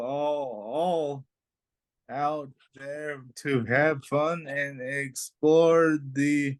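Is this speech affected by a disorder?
Yes: traumatic brain injury; brain surgery.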